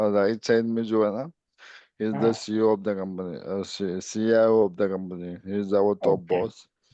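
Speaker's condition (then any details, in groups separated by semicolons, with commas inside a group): ALS; about six years with condition; speech improved a little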